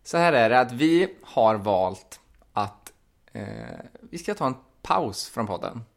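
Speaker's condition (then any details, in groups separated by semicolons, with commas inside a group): No condition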